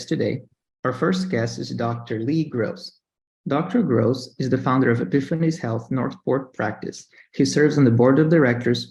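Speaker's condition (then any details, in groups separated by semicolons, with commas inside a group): No condition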